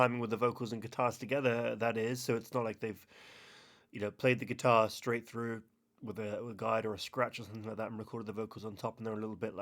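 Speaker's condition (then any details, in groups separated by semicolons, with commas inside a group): No condition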